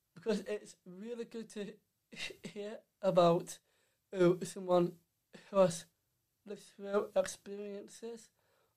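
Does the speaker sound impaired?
Yes: Down syndrome; from birth.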